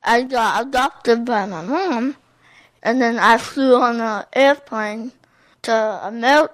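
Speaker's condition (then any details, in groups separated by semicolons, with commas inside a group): Mobius syndrome; congenital cranial nerve paralysis, facial paralysis, limb loss in both arms just below elbow; 3d-printed prosthetic arms and hands being made by University of Oregon bio club students; cannot move mouth, tongue or eyes in typical fashion, unable to smile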